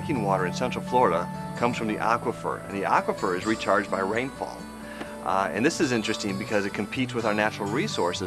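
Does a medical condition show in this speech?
No.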